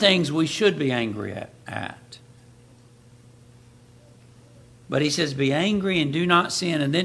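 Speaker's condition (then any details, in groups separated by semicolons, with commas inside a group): No condition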